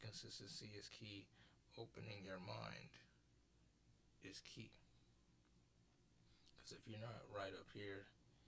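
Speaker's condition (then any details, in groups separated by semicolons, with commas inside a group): No condition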